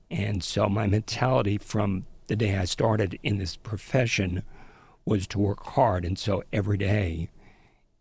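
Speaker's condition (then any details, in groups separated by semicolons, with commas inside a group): Spasmodic dysphonia; abductor form laryngeal dystonia, brainstem interference causing laryngeal muscle spasms, onset past few years, worsened by stress; Botox throat injections into vocal cord muscle from Andrew Blitzer, conservative dosing avoids airway closure; labored delivery, words slurring, lost range and inflection, runs out of breath, sounds near last breath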